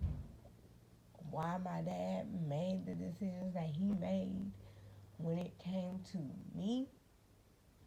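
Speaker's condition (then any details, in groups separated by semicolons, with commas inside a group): Cerebral palsy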